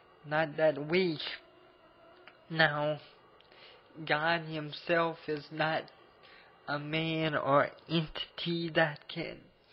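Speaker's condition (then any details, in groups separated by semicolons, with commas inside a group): Cerebral palsy; abnormal voice, can barely talk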